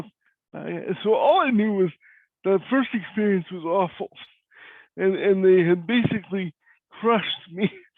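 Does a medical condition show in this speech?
Yes: cerebral palsy; cannot walk; voice is different.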